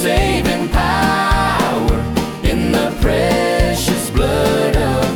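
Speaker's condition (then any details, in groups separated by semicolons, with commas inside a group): No condition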